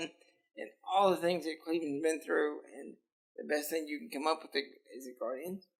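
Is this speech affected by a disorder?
Yes: cerebral palsy; lifelong physical disability.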